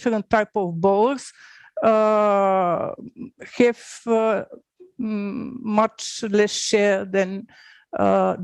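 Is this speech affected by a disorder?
No.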